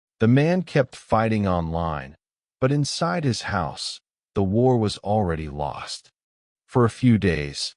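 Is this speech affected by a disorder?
No.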